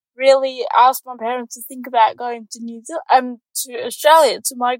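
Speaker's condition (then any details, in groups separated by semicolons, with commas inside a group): Cerebral palsy; born in New Zealand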